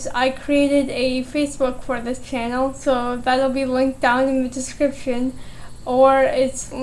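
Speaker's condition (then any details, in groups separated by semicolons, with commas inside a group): Cerebral palsy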